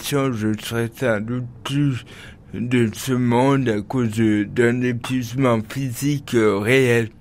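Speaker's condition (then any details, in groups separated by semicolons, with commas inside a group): Cerebral palsy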